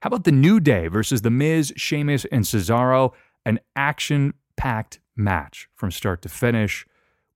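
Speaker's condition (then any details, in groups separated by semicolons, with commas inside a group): No condition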